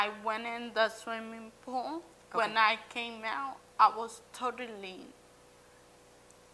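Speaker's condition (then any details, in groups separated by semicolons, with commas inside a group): Cerebral palsy; acquired at age nine, radiation and chemotherapy; wheelchair user, recent hand muscle and nerve surgery, in therapy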